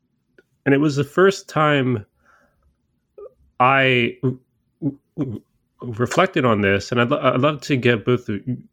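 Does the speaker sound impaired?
Yes: stuttering; lifelong, concealed with avoidance until four years ago, later attended Friends convention, NSA meetings; coping mechanisms and workarounds; here repeated sounds, blocks.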